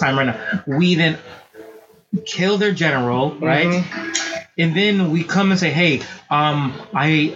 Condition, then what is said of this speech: None; typical speech.